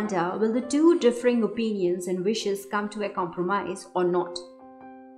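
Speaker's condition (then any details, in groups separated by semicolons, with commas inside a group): No condition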